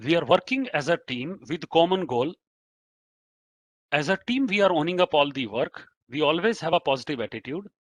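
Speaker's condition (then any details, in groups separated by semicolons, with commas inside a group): No condition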